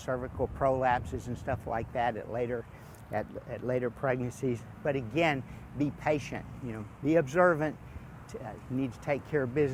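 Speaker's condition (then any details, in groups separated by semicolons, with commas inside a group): No condition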